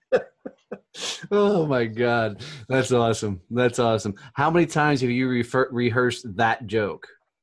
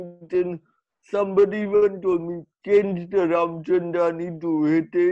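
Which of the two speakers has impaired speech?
The second: cerebral palsy; from birth; hand still affected; reactive movement causes shivering, abnormal breathing when speaking.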